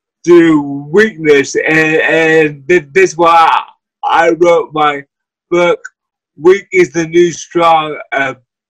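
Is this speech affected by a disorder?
Yes: cerebral palsy.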